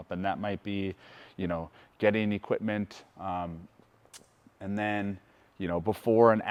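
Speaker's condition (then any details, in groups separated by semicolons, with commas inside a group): No condition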